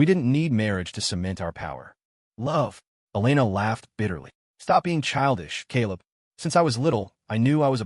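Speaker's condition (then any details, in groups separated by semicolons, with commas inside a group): No condition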